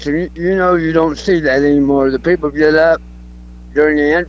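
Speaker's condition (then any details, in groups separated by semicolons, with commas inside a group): Throat cancer; cancer survivor, alive and well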